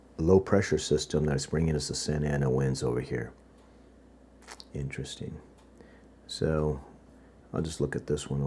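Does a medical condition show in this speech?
No.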